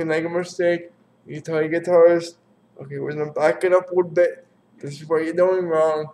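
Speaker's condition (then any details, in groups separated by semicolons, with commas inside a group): Cerebral palsy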